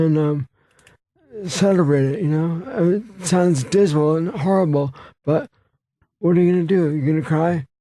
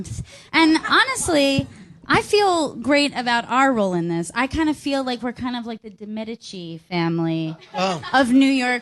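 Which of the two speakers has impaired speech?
The first: brain injury; caused by car accident.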